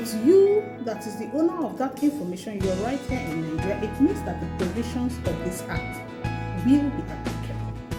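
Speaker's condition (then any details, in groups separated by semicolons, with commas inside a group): No condition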